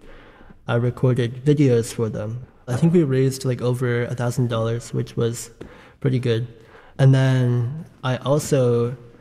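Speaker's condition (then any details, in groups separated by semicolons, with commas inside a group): Bilateral cleft palate and lip; congenital, repaired by operations in childhood by Dr. Mulliken at Boston Children's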